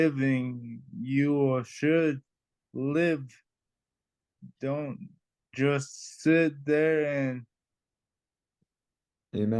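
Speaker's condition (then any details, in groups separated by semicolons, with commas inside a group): Traumatic brain injury; brain surgery; in recovery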